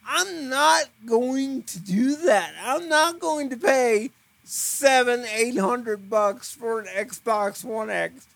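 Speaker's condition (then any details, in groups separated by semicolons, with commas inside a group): Cerebral palsy; wears eyewear partly because of wandering eyes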